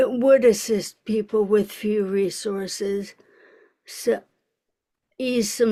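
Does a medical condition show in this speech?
Yes: ALS; diagnosed 2.5 years, onset 7 years, needs transfer help; speech audibly affected.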